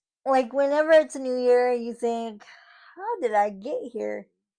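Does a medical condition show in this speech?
Yes: cerebral palsy, spastic.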